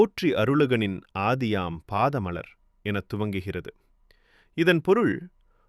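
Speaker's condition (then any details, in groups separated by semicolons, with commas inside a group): No condition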